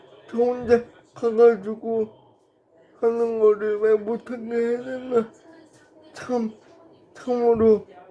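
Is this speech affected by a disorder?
Yes: brain lesion disability.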